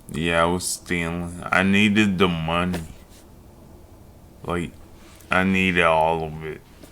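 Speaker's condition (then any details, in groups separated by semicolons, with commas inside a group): Multiple sclerosis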